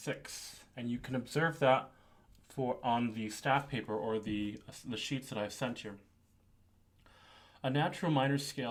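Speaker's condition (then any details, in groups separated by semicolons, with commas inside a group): No condition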